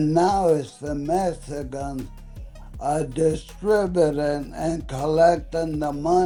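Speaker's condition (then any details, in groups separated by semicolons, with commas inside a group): ALS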